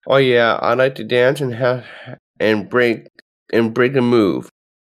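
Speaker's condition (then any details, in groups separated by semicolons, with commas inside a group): Down syndrome; present from birth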